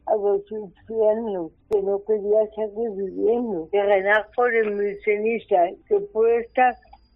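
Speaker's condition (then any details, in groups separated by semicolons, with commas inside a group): Cerebral palsy; cerebral palsy from birth, oxygen loss after midwife abandonment, hospital Virgen de la Salud Toledo; age 47, increasingly dependent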